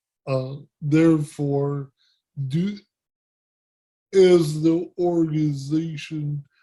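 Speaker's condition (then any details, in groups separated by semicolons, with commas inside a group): Cerebral palsy; speech impairment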